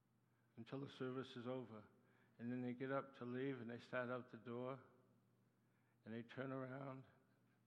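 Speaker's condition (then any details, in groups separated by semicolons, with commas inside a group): Parkinson's disease; Parkinson's attacks muscles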